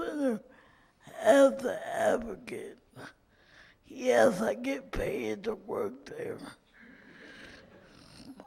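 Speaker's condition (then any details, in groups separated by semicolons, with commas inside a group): Cerebral palsy; from birth, uses wheelchair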